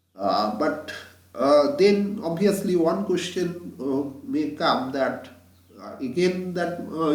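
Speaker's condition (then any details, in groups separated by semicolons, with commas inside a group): No condition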